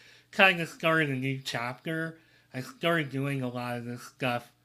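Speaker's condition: Cleft lip and palate

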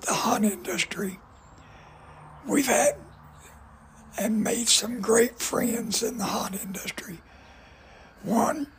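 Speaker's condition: Voice damage from cancer; ongoing cancer fight

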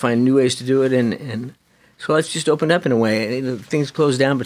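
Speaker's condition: Parkinson's disease; spinal surgery about a year ago, massive rehabilitation, relearned walking, now no cane or walker

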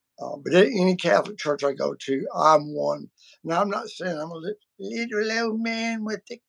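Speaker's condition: Vocal cord surgery; multiple vocal cord surgeries

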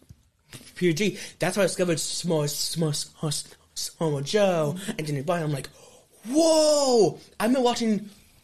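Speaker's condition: Stutter; stutter since childhood, speech therapist in school; still has a stutter; no stuttering when performing in wrestling ring; repeated sounds, prolonged sounds

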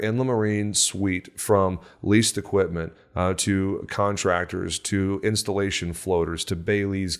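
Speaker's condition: No condition

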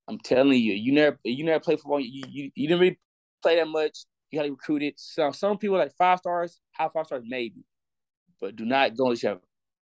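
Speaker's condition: Stuttering; stutter since earlier years, milder than in the past, declined speech class suggested by mother; still stutters, less severe than in past; less severe than before; repeated sounds, repeated words

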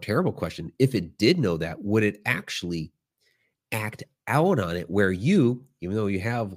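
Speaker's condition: No condition

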